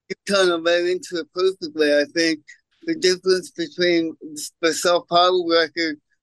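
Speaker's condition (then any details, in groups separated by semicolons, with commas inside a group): Cerebral palsy; congenital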